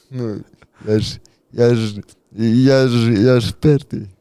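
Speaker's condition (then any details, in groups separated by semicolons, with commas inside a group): Cerebral palsy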